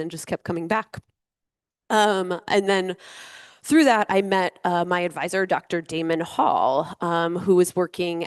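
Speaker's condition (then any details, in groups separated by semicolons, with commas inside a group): No condition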